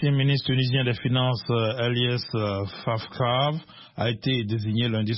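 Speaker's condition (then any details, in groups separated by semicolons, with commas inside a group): No condition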